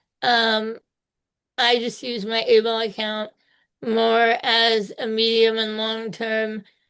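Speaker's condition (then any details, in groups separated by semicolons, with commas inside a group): Spinal muscular atrophy type two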